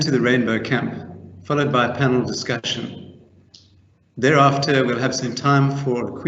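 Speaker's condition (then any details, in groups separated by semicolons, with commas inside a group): No condition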